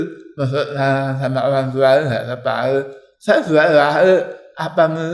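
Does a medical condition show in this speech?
Yes: tongue cancer; biopsy-confirmed, ECCT treatment.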